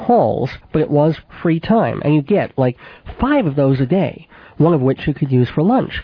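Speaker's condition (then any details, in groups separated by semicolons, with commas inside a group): Cleft palate with lisp; back of throat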